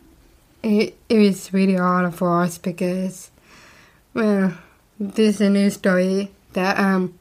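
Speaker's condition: Down syndrome; diagnosed shortly after birth

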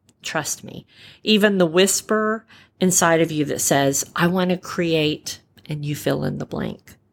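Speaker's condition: Repaired cleft palate, cleft palate without cleft lip; only one surgery lifetime

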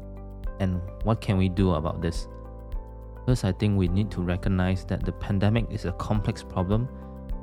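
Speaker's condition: No condition

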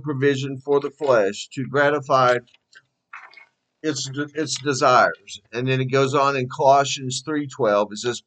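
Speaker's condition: No condition

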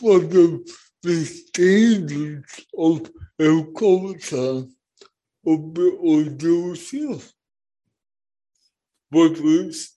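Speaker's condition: Cerebral palsy; brain injury from birth asphyxia, born not breathing; speech impediment, first 5 minutes hardest to follow, listeners get used to it, transcript provided

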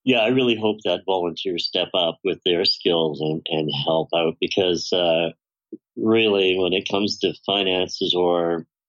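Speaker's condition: Bilateral cleft lip and palate, severe; congenital bilateral cleft lip and palate, most serious case in British Columbia at birth, facial disfigurement; voice very distorted in childhood, hardly understandable, huge palate cleft, singing helped develop voice

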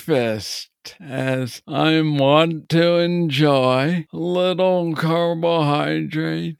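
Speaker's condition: Parkinson's disease; young onset

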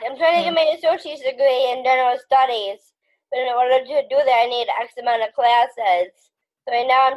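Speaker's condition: Down syndrome

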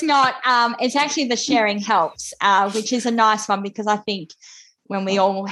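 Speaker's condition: Cleft lip and palate; congenital

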